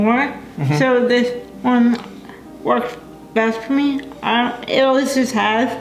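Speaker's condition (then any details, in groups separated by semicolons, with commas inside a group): Cerebral palsy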